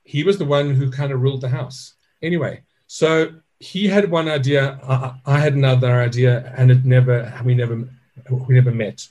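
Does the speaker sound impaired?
Yes: stuttering; stutter since childhood, still present in adulthood; speaks to stage audiences, joke about impediment built into stage dialogue with Alan; childhood word avoidance, ordered food could say, fear of speaking, piano as wordless expression; here repeated sounds.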